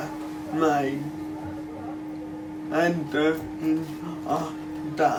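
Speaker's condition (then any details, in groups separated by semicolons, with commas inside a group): Cerebral palsy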